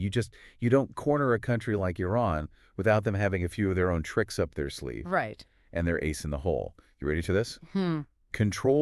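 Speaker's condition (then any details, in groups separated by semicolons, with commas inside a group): No condition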